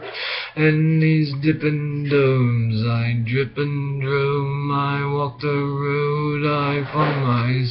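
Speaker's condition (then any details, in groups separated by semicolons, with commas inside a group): Brain injury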